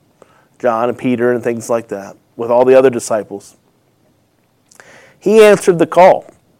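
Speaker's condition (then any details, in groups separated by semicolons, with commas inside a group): No condition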